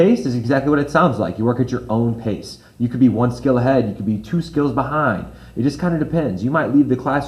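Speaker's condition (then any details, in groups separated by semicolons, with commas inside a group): No condition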